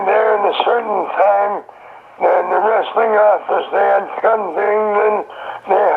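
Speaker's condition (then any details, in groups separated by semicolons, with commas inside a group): Throat cancer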